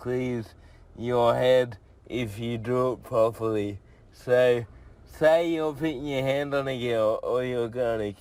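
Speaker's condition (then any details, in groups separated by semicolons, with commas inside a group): Cerebral palsy; from birth, tight muscles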